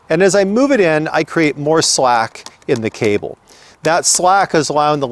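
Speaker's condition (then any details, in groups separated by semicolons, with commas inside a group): No condition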